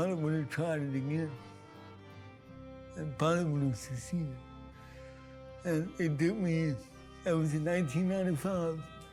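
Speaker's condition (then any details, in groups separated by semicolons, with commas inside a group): Cerebral palsy; present since birth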